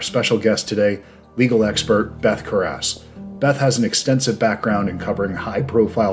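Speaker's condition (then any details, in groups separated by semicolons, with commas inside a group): No condition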